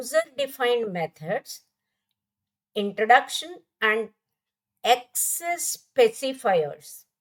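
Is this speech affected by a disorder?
No.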